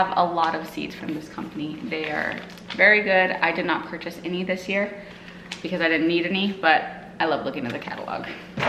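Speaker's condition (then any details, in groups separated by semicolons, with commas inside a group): No condition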